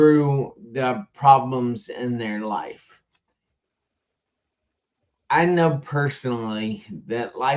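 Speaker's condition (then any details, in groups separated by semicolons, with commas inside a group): Traumatic brain injury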